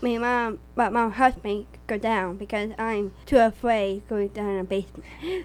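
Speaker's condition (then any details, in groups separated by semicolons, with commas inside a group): Down syndrome; now 16 years old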